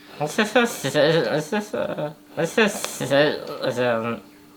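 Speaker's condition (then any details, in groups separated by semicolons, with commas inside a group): Spinal muscular atrophy type 1; speech needs translating by companion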